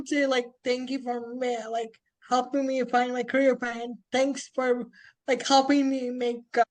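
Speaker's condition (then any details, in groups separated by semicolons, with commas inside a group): Spastic quadriplegic cerebral palsy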